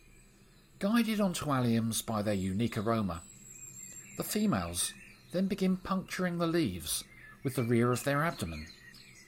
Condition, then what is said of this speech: None; typical speech.